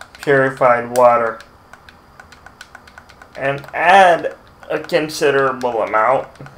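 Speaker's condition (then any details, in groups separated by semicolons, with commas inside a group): Cerebral palsy, mild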